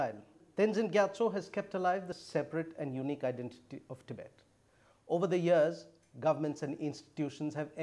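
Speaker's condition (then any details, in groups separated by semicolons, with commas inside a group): No condition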